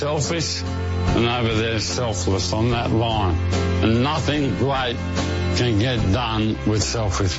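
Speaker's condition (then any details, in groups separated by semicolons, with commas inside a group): Motor neurone disease; first sign was hand weakness, trouble putting pegs on washing line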